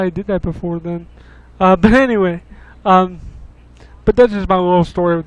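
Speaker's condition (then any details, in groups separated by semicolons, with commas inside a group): Cerebral palsy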